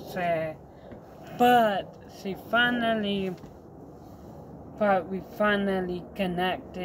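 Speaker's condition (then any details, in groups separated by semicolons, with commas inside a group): Mild cerebral palsy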